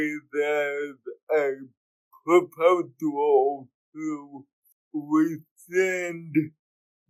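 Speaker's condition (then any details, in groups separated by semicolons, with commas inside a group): Cerebral palsy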